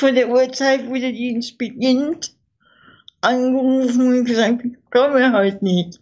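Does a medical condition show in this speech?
Yes: infantile cerebral palsy; from birth, not premature, spastic, worsening with growth, involuntary twitches, no handwriting, tracheotomy during double pneumonia; age 55, breathing-support mask machine for sleep, personal assistants; childhood speech therapy at Dresden University Clinic.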